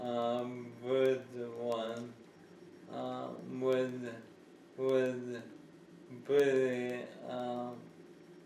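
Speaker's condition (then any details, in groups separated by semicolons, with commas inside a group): ALS; hand onset; uses clicker, lifts and walkers; bulbar speech changes, uses speech generating device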